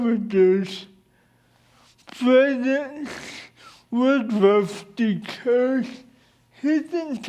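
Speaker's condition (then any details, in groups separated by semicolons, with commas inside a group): Cerebral palsy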